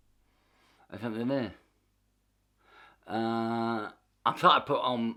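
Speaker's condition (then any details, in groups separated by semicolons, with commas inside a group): Tongue cancer; half tongue removed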